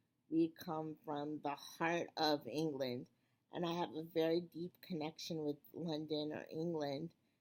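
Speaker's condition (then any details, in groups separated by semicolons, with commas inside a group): Cerebral palsy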